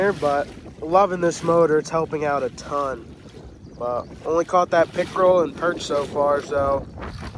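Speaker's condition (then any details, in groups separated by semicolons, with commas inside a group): No condition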